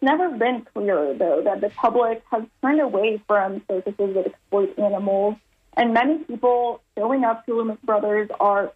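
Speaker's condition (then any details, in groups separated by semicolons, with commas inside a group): No condition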